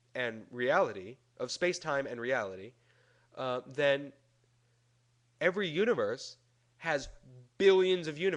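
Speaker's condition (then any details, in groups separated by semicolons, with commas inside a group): No condition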